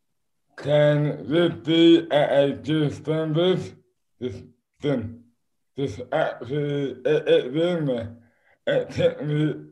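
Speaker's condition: Dystonia; affects speech and hands

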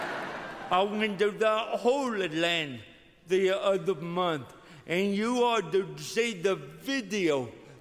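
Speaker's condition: Cerebral palsy; walks with a limp, shaky body, physical challenges, severe limitations; speech impediment, talks funny, distinctive rhythm of delivery, understandable once listener adjusts

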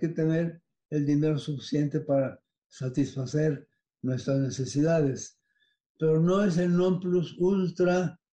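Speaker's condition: Parkinson's disease; taste

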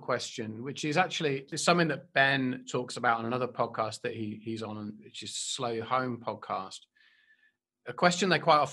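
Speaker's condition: No condition

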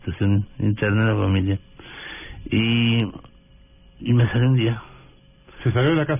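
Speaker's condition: Parkinson's disease; voice sometimes trembles, sometimes intelligible, sometimes not understood at all

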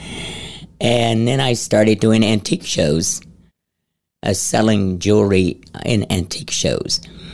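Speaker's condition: Head and neck cancer, stage 4, into voice box

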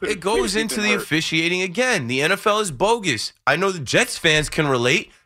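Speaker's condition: No condition

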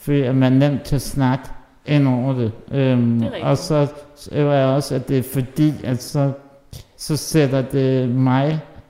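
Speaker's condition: Muscular dystrophy (muskelsvind); recessive

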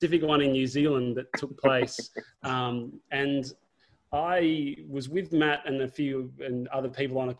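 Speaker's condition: No condition

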